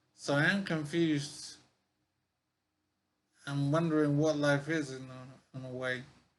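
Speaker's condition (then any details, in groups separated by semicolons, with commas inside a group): Brain injury; severe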